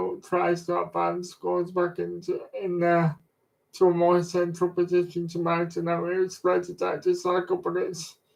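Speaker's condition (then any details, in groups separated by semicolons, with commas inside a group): Cerebral palsy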